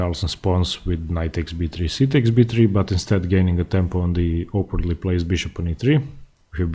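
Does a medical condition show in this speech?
No.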